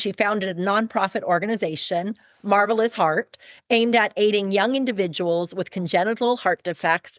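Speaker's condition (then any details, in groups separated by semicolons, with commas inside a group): No condition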